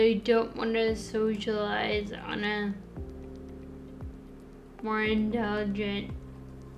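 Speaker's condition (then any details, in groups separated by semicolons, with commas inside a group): Friedreich's ataxia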